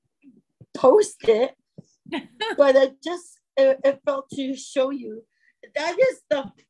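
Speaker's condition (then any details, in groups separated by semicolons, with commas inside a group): Stuttering; attended a speech course; repeated sounds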